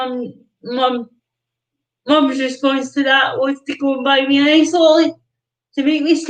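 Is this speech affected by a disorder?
Yes: cerebral palsy; non-progressive.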